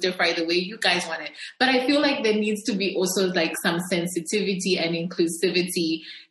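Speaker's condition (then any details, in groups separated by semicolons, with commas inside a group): No condition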